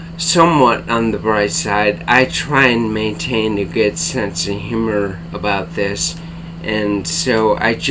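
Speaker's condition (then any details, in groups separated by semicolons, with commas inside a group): ALS; bulbar onset, tongue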